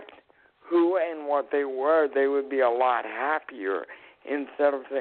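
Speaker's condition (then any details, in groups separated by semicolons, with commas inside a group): Cerebral palsy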